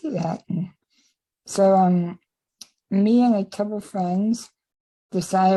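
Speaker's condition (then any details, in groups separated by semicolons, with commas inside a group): Spinal muscular atrophy type 2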